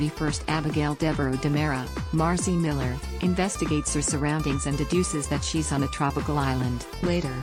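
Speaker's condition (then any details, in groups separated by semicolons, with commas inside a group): No condition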